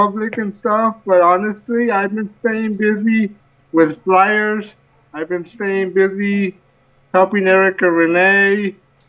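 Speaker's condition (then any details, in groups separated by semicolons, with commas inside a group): Cerebral palsy; from birth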